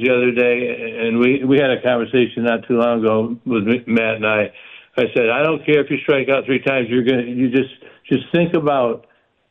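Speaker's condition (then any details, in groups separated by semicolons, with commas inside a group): Parkinson's; stays active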